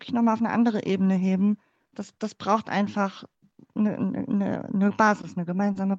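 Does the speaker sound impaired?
Yes: cleft palate; congenital.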